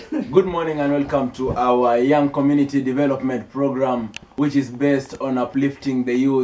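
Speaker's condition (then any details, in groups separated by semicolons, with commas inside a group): No condition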